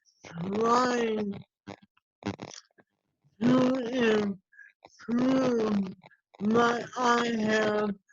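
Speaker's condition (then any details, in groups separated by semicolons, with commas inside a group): ALS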